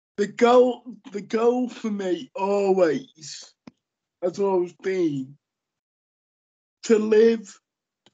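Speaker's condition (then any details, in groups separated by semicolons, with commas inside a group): Cerebral palsy; lifelong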